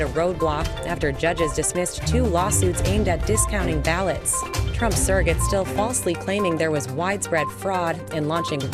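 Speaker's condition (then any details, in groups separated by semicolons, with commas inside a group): No condition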